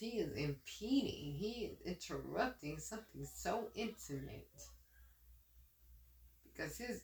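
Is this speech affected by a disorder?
Yes: dysarthria; dysarthria ongoing, hoping it resolves; voice affected.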